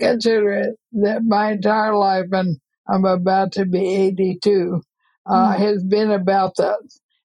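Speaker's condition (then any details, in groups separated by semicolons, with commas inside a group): ALS; estimated little over a year to live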